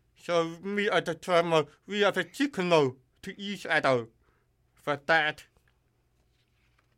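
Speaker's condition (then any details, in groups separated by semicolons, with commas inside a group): Hearing loss with cochlear implant; cannot judge own voice, distorted when yelling at high volume, relies on others' volume feedback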